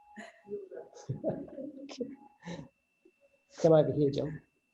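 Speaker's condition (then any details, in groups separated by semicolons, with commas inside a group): No condition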